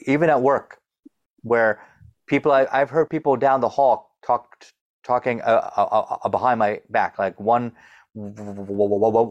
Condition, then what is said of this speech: Stuttering. I use the pauses so I don't get stuck on a block and I take a really deep breath and I try to relax.